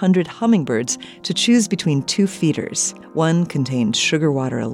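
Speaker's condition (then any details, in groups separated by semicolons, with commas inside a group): No condition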